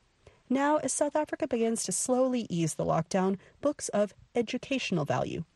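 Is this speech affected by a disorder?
No.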